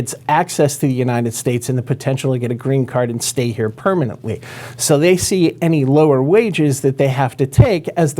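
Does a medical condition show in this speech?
No.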